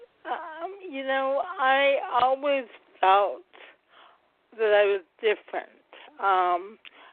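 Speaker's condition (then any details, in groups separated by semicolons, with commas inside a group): Cerebral palsy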